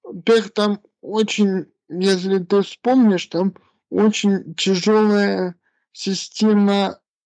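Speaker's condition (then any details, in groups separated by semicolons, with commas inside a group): Cerebral palsy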